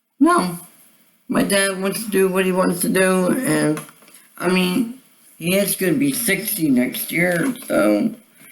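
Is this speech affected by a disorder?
Yes: cerebral palsy; voice sound affected.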